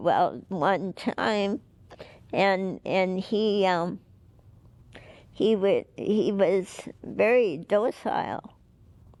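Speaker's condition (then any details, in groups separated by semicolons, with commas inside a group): Cerebral palsy; could not speak or move as child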